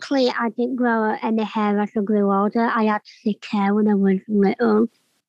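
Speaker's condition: Cleft palate; congenital

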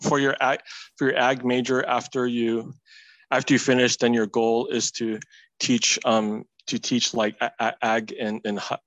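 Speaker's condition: Stuttering; stuttering since at least high school; stuttered sometimes during high school team practice, kept stutter private; repeated sounds, repeated words, blocks

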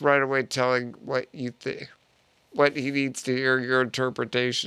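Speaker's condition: Duchenne muscular dystrophy

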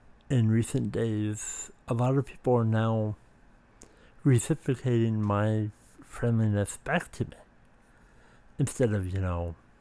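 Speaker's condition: Speech impediment

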